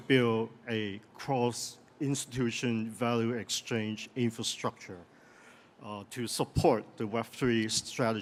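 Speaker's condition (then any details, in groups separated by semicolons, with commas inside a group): No condition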